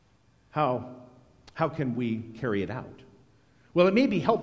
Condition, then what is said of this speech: None; typical speech.